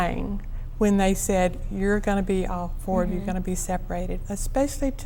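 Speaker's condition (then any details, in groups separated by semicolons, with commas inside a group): No condition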